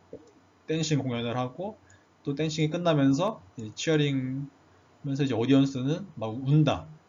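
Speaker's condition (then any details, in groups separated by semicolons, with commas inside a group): No condition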